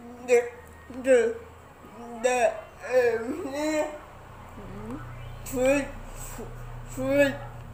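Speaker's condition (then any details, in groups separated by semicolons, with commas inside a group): Athetoid cerebral palsy; athetoid, difficulty controlling body movements; severe form; poorly controlled speech, repetitive, hard to follow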